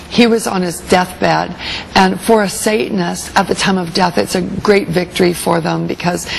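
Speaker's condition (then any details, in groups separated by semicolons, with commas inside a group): No condition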